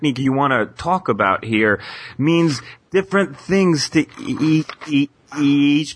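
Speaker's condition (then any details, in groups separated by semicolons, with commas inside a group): Stuttering; person who stutters; in psychotherapy, helping with letting go and accepting stuttering; stutter-like tension when signing own name, worse under pressure or with people watching; repeated sounds, prolonged sounds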